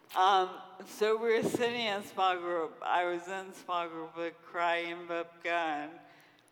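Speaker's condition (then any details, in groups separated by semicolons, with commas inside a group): Friedreich's ataxia; over two decades since onset, unable to walk, uses wheelchair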